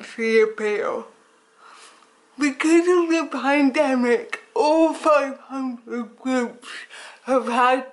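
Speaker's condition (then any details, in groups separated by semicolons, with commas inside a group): Cerebral palsy; affects speech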